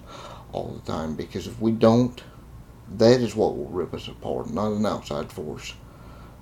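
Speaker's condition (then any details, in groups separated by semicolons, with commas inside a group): Cerebral palsy; confined to a wheelchair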